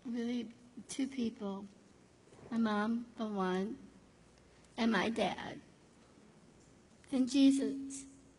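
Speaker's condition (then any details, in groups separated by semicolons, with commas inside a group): Down syndrome; cannot drive or do math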